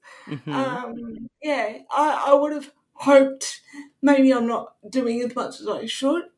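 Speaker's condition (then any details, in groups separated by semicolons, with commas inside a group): Cerebral palsy; wheelchair user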